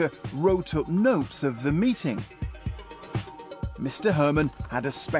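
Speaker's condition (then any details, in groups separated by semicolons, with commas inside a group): No condition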